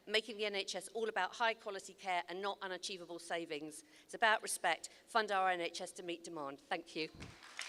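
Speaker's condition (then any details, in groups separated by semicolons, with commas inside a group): No condition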